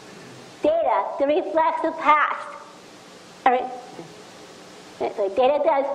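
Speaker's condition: Down syndrome; speech problems

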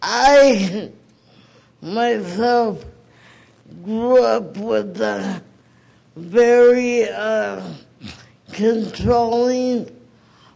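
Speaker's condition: Cerebral palsy; never received needed therapy

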